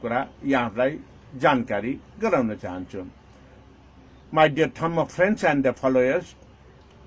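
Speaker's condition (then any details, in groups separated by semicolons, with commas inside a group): No condition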